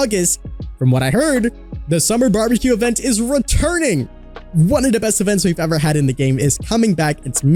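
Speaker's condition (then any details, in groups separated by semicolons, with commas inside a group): No condition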